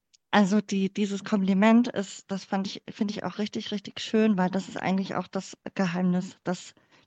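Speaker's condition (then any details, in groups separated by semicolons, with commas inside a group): Cleft palate; congenital, born in former GDR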